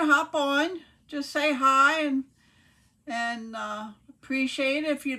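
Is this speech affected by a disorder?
No.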